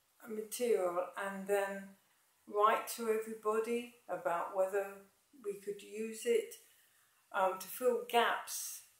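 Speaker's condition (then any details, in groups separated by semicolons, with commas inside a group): MND, mild; speech slightly affected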